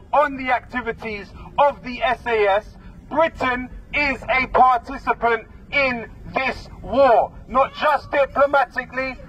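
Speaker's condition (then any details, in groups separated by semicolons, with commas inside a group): No condition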